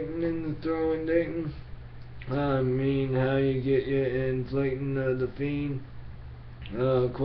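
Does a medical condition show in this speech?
Yes: brain injury.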